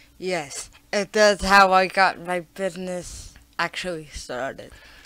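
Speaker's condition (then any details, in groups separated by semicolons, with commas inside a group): Cerebral palsy; talking is a struggle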